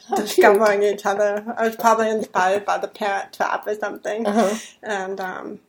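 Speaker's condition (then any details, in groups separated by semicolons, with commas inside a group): Deafness; hears men's voices better than women's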